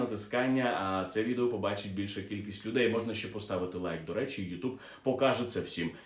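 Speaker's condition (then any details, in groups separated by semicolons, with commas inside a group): No condition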